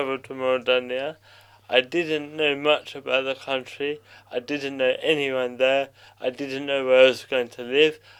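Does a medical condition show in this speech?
Yes: cerebral palsy.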